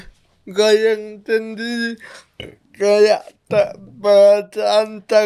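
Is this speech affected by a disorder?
Yes: cerebral palsy; speech may be hard to understand, friend translates.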